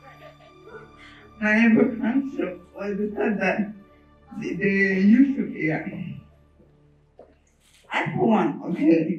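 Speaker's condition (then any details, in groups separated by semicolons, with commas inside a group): Cerebral palsy; voice barely audible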